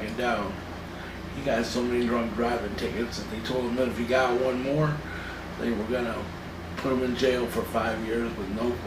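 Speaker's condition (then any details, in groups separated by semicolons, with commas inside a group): Cerebral palsy; from birth, muscle spasms and spasticity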